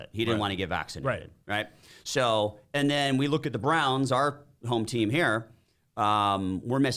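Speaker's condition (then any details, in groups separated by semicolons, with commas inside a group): No condition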